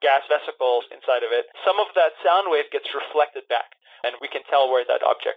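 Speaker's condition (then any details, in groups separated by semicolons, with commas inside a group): No condition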